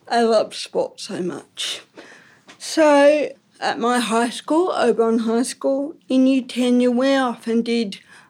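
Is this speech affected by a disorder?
Yes: ataxic cerebral palsy; resuscitated.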